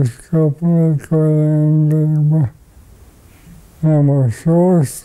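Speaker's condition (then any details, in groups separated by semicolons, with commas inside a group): ALS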